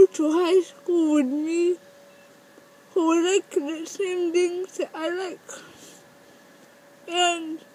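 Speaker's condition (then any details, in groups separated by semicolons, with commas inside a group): Cerebral palsy; birth oxygen deprivation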